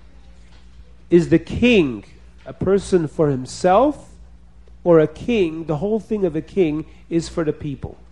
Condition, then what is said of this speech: No condition.